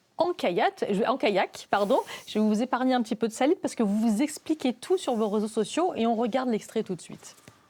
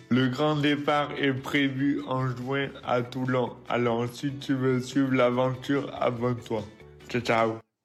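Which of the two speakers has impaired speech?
The second: dystonia; birth injury during delivery, affects motor control; since birth; speech difficulties.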